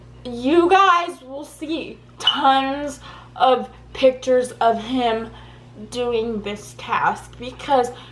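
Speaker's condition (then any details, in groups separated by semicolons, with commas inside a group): Cerebral palsy; poor head control, neck falls back; uses brace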